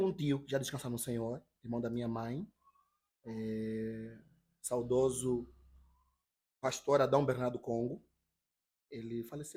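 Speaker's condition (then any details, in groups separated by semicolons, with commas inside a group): No condition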